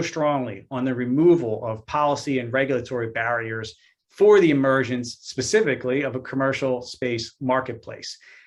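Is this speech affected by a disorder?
No.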